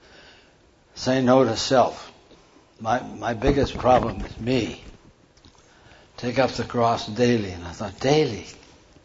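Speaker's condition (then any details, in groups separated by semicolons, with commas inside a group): Parkinson's; Nebraska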